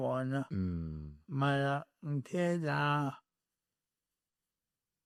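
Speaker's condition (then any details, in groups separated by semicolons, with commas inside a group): Cerebral palsy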